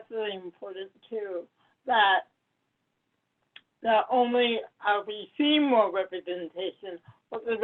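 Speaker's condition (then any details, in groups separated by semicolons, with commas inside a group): Cerebral palsy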